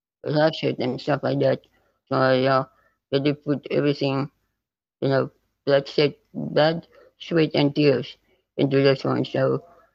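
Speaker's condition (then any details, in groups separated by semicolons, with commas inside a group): Spinal muscular atrophy type 2; neuromuscular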